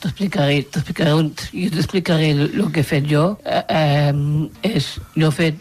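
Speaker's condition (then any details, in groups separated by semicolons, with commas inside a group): Down syndrome; genetic, three copies of chromosome 21, intellectual disability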